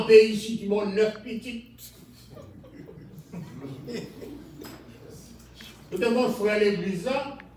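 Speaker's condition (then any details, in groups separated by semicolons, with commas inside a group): No condition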